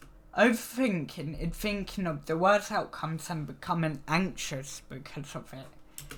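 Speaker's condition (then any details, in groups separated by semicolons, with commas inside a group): Cerebral palsy; needs frequent rest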